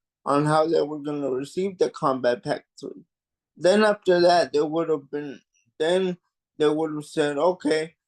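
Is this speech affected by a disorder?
Yes: cerebral palsy.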